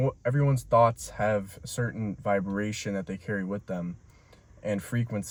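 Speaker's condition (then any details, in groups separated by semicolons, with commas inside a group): No condition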